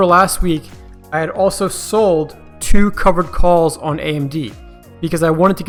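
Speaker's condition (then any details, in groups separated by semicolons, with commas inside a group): No condition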